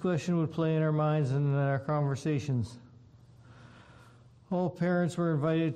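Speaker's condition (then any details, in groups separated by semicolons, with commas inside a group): Parkinson's disease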